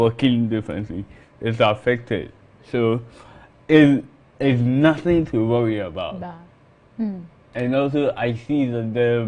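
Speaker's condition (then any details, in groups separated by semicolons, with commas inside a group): Cerebral palsy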